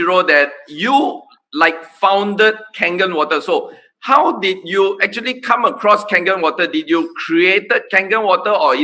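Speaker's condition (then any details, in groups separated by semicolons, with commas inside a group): No condition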